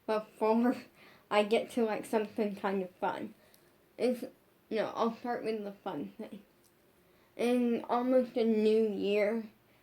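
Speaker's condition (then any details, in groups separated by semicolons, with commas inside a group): Brain injury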